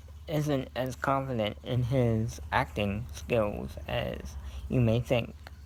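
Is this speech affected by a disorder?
Yes: cerebral palsy; scoliosis.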